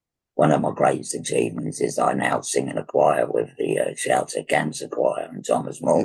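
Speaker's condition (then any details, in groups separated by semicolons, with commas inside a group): Laryngectomy for laryngeal cancer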